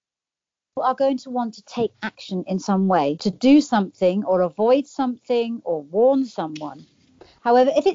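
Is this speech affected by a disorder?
No.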